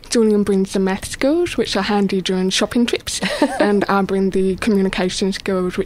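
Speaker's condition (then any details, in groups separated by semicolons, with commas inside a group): Deafness, born deaf; probably congenital deafness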